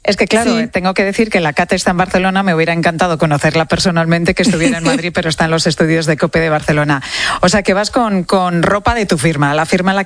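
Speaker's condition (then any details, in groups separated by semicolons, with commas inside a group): No condition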